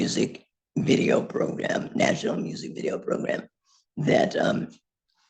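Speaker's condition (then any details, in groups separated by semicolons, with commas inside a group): Laryngectomy; several years post surgery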